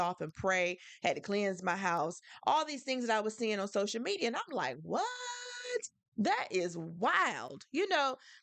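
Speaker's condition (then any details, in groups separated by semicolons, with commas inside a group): No condition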